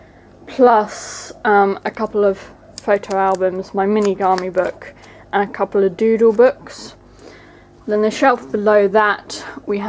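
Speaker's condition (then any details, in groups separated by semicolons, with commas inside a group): No condition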